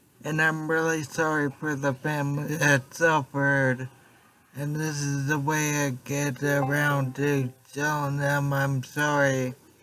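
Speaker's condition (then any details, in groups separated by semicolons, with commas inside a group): Traumatic brain injury; car accident; was in coma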